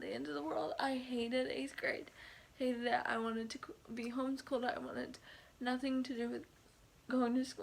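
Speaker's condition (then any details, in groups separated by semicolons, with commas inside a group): Cerebral palsy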